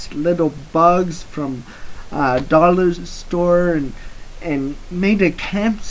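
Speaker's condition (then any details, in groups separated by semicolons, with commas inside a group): Cerebral palsy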